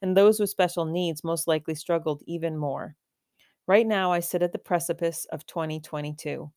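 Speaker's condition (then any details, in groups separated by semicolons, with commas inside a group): No condition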